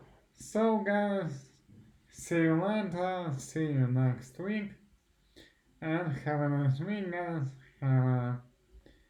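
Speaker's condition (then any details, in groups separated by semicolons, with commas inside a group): Primary progressive multiple sclerosis; primary progressive, onset with eye movement problems, intention tremor; diagnosed about 10 years ago, worsening, typing difficult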